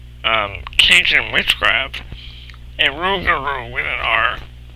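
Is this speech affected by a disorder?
Yes: cerebral palsy.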